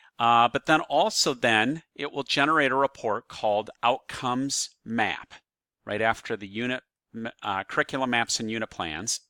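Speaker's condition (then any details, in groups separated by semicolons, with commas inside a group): No condition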